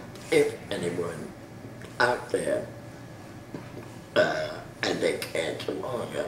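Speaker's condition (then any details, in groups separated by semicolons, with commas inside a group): Laryngectomy; laryngeal cancer, voice box removed; about 50 years since laryngectomy, aged 92; speaks without a voice box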